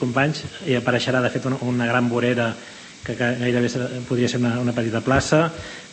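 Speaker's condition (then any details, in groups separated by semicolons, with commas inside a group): No condition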